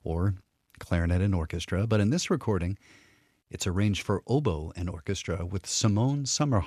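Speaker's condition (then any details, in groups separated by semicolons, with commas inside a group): No condition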